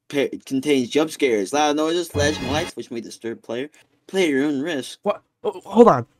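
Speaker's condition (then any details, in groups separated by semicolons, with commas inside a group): No condition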